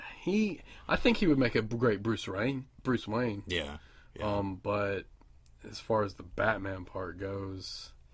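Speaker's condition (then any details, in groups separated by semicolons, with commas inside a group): No condition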